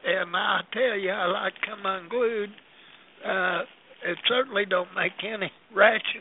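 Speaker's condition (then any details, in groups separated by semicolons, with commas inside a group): Parkinson's disease; Parkinson's for quite some time, tremor, trouble with fine hand work as watchmaker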